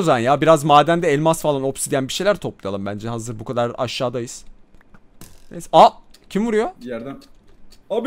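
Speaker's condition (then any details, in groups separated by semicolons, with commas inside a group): No condition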